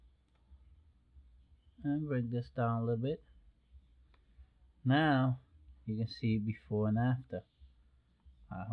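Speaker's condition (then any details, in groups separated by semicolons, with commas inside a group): No condition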